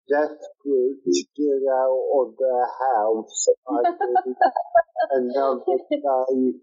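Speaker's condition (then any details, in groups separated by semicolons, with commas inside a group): Cerebral palsy; from birth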